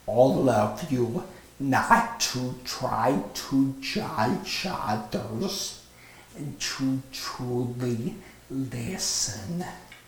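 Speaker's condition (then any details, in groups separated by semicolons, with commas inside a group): Stroke with paralyzed vocal cord; speaks lower and slower, singing voice part lost, public speaking difficult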